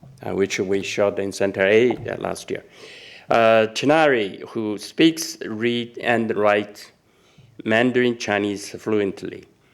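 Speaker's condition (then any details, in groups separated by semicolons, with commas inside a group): No condition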